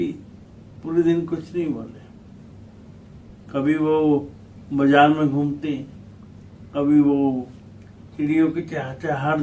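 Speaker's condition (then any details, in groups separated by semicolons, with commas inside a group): Cerebral palsy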